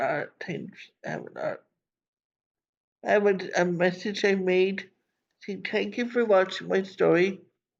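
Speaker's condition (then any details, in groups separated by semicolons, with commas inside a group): Cerebral palsy; from birth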